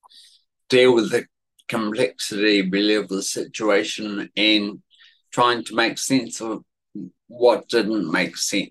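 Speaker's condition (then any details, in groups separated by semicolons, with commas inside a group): Cerebellar atrophy, genetic; speech affected, worse with tiredness or stress, worse today than usual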